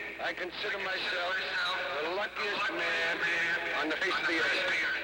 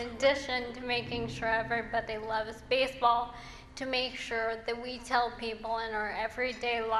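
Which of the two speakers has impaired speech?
The second: ALS; progressive motor neuron loss, non-genetic form; diagnosed about a year earlier, terminal; voice weakening.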